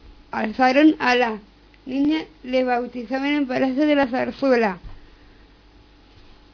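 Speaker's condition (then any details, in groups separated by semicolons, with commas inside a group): Down syndrome; reads news item aloud on live radio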